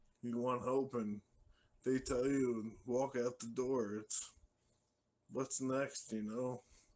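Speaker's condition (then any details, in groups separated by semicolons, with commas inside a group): ALS; slurring some words early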